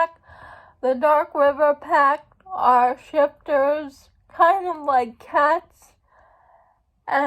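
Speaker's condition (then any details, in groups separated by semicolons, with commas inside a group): Cerebral palsy; uses wheelchair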